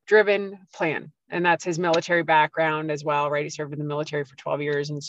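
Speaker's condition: No condition

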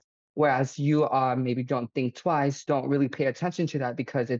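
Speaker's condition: No condition

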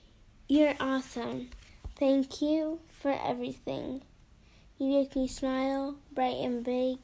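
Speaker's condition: Cerebral palsy; cannot say it as intended

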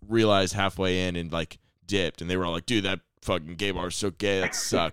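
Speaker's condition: No condition

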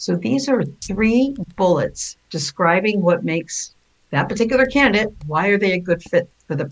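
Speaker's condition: No condition

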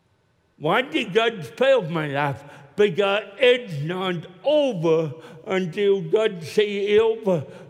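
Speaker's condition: Cerebral palsy; Arkansas

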